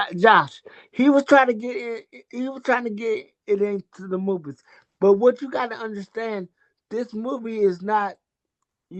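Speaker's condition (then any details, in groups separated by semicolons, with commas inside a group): Cerebral palsy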